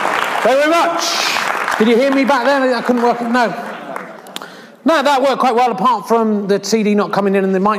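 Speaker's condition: No condition

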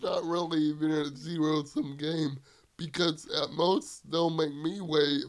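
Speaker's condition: Cerebral palsy; wheelchair user

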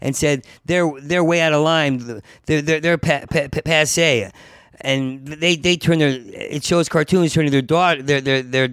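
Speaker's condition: Stuttering; long-standing stutter since college years, always stuttered in job interviews; still stutters in conversation; part-word and whole-word repetitions, fluent when telling stories, doing characters or imitating people; repeated sounds, repeated words, blocks

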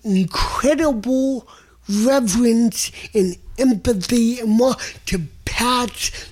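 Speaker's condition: Cerebral palsy; onset before three

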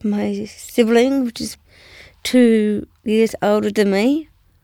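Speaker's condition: Down syndrome; learning difficulty; age 38

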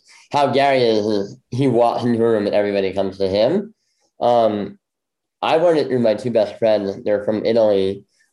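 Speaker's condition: Bilateral cleft lip; congenital bilateral

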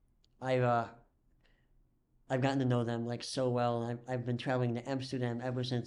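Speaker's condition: Cleft lip and palate; latest surgery

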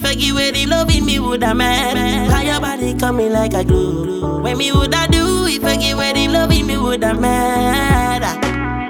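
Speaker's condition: No condition

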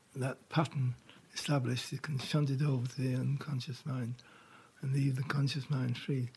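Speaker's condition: Parkinson's; diagnosed about 4 years ago

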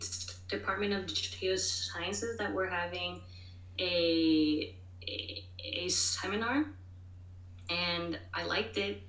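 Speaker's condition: Stuttering; moments of stuttering expected, offers to repeat things if needed; repeated sounds, prolonged sounds, blocks

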